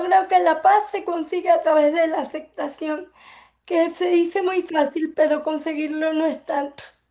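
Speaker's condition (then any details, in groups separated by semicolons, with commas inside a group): Cerebral palsy; affects speech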